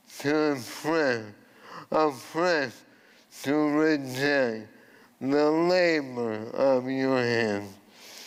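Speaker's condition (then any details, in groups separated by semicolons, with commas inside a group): ALS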